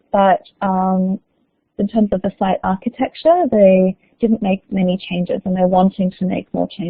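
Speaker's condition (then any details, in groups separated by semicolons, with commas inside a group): No condition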